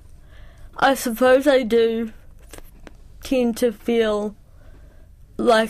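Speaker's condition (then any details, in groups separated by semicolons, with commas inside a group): Cerebral palsy; presses really hard when writing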